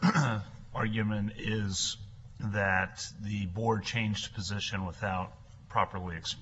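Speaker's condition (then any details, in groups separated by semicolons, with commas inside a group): No condition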